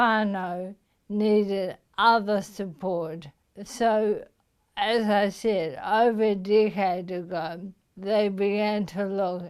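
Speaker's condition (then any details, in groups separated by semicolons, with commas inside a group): Motor neuron disease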